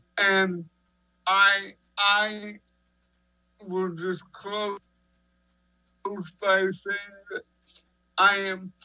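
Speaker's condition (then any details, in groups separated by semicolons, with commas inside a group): Cerebral palsy; 37 years, long-term care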